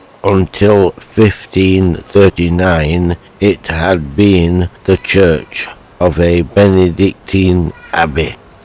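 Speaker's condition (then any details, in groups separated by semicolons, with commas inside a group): Motor neuron disease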